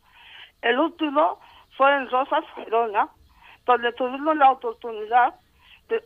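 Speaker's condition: Moebius syndrome; congenital facial paralysis, diagnosed at 25, small tongue, no smile or crying expression, poor balance; difficulty pronouncing labial sounds b, swallowing difficulty with choking risk

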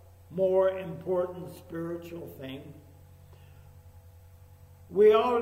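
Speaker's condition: ALS; frequent aspiration when eating

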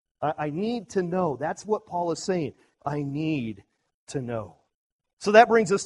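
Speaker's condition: No condition

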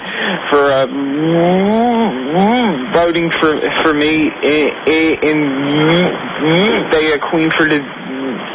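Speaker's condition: Stuttering; calling in by phone; stuttered speech; repeated words, prolonged sounds

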